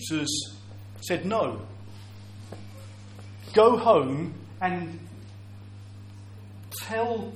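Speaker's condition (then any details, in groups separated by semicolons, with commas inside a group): Stammer; audible stammer; blocks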